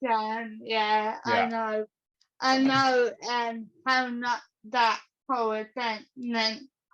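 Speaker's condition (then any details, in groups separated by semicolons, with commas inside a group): Cerebral palsy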